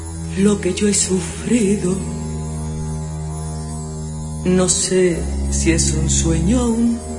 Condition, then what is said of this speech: No condition.